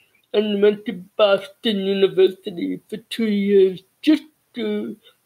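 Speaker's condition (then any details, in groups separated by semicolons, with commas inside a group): Cerebral palsy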